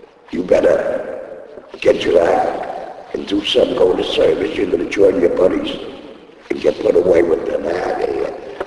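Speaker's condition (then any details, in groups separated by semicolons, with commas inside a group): Laryngectomy; needs thumb to talk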